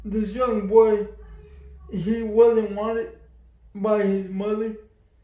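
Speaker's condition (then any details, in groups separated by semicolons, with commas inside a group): Cerebral palsy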